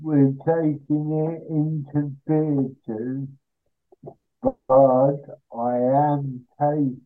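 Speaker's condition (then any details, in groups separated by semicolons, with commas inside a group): Cerebral palsy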